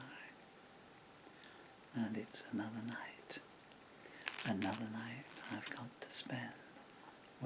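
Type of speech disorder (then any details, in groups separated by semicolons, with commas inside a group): Bulbar dysarthria; progressive bulbar palsy (MND)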